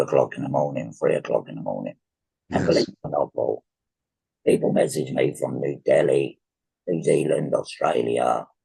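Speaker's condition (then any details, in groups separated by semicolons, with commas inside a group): Laryngectomy for laryngeal cancer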